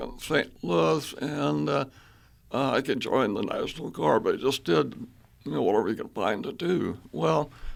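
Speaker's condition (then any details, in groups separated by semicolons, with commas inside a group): Spasmodic dysphonia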